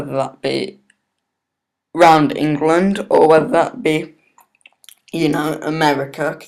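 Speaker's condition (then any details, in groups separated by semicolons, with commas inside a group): Cerebral palsy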